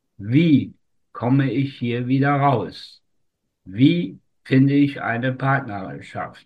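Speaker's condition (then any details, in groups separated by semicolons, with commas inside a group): Spastic tetraparesis; umbilical cord around neck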